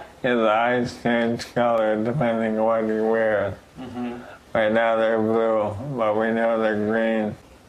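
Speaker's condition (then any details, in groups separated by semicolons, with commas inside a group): ALS; feeding tube placed; cannot be lifted, tongue and throat muscles weakening; increasingly slurred, harder to understand, harder to chew and swallow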